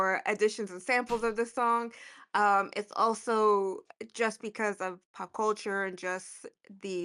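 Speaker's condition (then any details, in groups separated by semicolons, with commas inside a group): No condition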